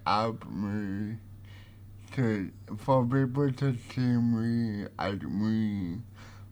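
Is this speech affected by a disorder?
Yes: cerebral palsy; uses light writer communication device; interview partly own voice, partly typed audio on light writer device.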